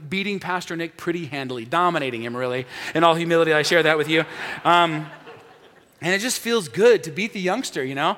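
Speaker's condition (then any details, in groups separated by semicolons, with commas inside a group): No condition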